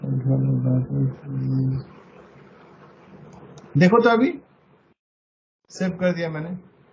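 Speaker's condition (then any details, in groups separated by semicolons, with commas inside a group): No condition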